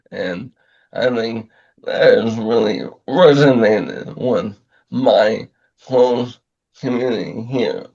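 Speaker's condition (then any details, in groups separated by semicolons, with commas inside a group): ALS; about two years since onset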